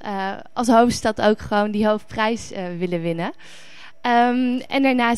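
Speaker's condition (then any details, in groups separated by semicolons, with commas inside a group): No condition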